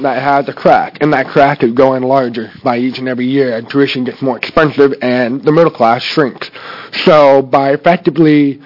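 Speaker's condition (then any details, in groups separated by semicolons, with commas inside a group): Deafness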